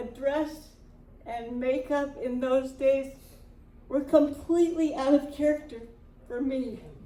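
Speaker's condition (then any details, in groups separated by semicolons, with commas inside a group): Cerebral palsy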